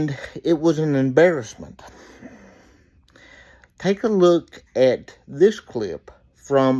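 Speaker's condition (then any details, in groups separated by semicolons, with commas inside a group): Cerebral palsy; reports speaking clearly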